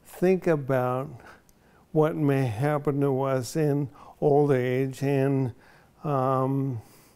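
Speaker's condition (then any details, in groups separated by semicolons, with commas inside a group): ALS; onset in one foot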